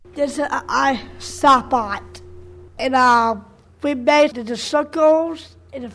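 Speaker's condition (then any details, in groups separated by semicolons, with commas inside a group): Down syndrome; from birth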